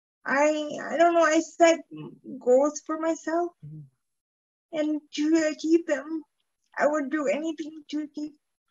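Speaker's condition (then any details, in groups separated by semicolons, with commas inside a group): Cerebral palsy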